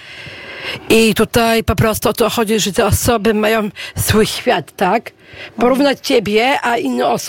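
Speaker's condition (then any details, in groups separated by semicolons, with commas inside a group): Down syndrome; per own account not obviously visible, experience with rehabilitation camps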